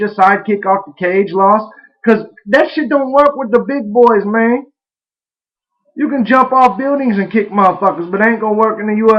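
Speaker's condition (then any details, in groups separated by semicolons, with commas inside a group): No condition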